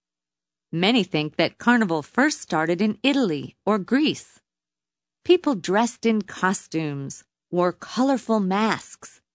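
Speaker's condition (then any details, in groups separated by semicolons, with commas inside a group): No condition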